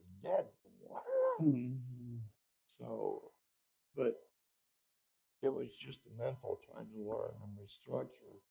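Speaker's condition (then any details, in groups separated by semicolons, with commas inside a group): Speech impediment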